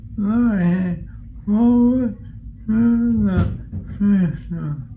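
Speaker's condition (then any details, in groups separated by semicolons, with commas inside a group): ALS; onset with arm twitching; rapid recent progression, new medication, voice and strength improving; weak voice for months, choking when eating, now louder, clearer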